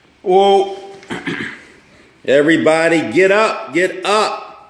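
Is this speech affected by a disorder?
No.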